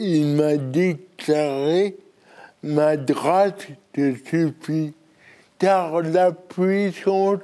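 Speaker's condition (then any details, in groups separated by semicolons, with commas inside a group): Cerebral palsy; birth injury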